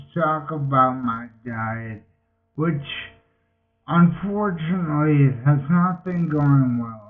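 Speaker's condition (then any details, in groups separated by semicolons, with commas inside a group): Multiple sclerosis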